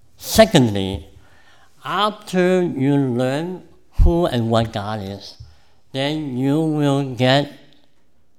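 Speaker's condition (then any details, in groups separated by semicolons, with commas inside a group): Cleft palate; congenital cleft palate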